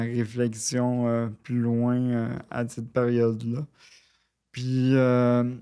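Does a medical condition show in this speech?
Yes: cerebral palsy.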